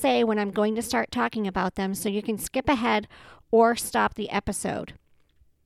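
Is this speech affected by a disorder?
Yes: cleft palate with Pierre Robin, Pierre Robin sequence, no cleft lip; congenital Pierre Robin, cleft palate without lip, one-side enlarged tongue hemangioma, three palate surgeries incl. uvula attachment; palate closed, jaw improved expanders, Frankel, braces, scarred eardrums from four tube sets, constant ear ringing; childhood sound substitutions from open palate, speech therapy through 4th-5th grade, normal since surgery near twelve.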